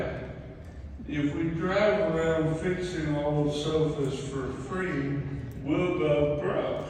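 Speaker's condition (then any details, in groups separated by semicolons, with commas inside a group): ALS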